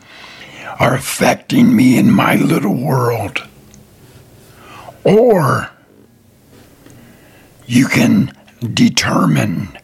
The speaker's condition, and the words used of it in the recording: Laryngectomy. Knew it probably wasn't ideal for me because of the way I speak.